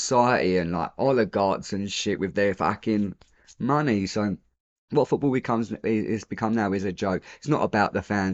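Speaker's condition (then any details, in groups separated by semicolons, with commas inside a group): No condition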